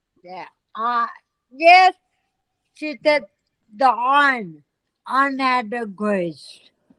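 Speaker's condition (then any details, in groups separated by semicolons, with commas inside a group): Multiple system atrophy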